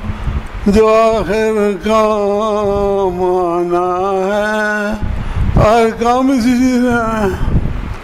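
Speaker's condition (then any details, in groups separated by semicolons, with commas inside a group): Difficulty speaking; asks listeners to infer much from little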